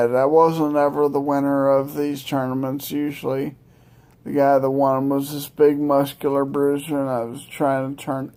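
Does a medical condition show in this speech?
Yes: multiple sclerosis; fast progression over years, new treatment, power chair.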